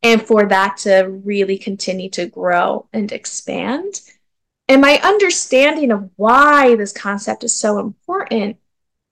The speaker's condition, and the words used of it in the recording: None; typical speech.